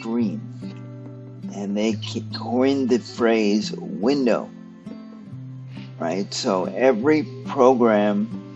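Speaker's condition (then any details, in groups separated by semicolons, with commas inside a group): Cerebral palsy; stiff muscles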